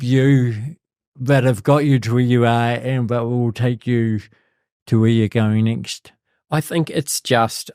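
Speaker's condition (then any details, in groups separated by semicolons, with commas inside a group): Cerebral palsy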